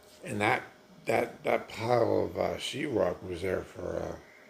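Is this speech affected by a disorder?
Yes: multiple sclerosis.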